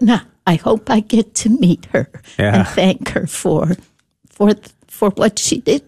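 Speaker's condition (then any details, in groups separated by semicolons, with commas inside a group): Spasmodic dysphonia; speech therapists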